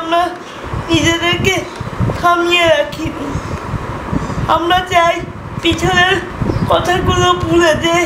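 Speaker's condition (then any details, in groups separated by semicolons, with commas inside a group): Cerebral palsy; all four limbs, since just after birth, wheelchair user; cannot use hands or legs, cannot self-propel wheelchair; speaking very difficult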